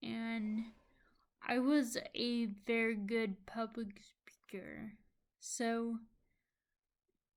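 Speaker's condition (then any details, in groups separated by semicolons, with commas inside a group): Friedreich's ataxia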